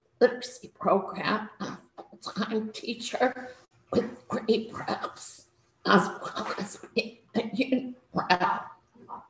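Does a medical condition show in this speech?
Yes: spasmodic dysphonia; neurological, vocal cords function only in spasms; trouble speaking, unable to speak normally, voice produced in spasms.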